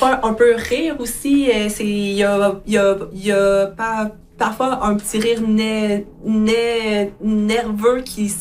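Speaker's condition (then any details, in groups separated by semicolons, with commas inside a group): Stuttering; stuttering since age 6; repeated sounds, repeated words, prolonged sounds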